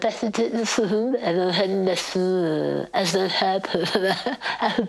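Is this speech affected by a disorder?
Yes: total glossectomy; base of tongue cancer, flap necrosis, ventilator via tracheostomy, temporary laryngectomy, nasogastric tube; voice deeper before diagnosis, incomprehensible after surgery, intensive speech therapy at CRIL, sister understood.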